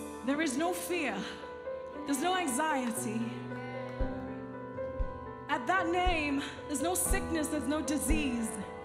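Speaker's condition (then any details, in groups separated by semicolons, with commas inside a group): No condition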